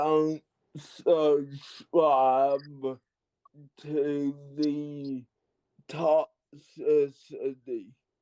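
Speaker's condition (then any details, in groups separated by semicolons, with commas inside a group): Cerebral palsy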